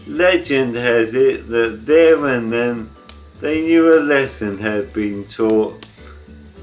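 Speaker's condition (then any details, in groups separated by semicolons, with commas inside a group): ALS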